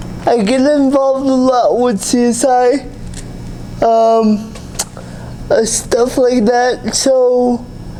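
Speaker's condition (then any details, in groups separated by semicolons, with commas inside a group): Cerebral palsy; able to speak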